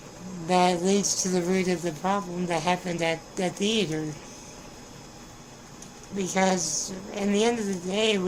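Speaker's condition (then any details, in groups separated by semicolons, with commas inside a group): Spinal muscular atrophy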